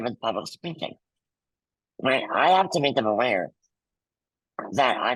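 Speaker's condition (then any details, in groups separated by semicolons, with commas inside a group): Muscular dystrophy; present from birth, wheelchair user, back surgery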